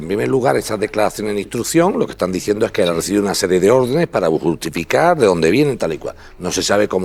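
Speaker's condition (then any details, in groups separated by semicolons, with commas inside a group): No condition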